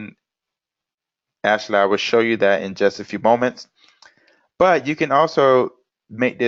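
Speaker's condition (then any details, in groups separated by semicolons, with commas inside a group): No condition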